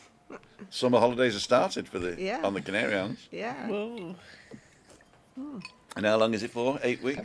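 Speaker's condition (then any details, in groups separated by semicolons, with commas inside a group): No condition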